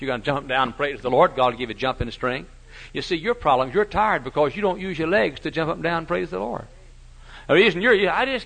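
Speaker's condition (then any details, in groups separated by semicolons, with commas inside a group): No condition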